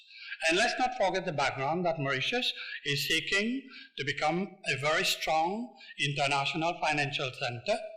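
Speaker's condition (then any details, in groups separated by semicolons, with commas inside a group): No condition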